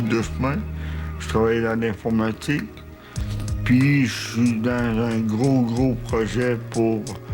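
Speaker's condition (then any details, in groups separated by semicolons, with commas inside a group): Cerebral palsy; present from birth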